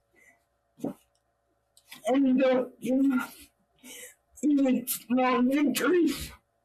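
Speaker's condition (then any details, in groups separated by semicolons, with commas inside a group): Cerebral palsy; own voice needs subtitles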